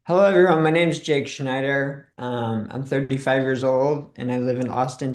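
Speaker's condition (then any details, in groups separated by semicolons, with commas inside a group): ALS; foot onset, brain-computer interface implant in motor cortex; diagnosed a few years ago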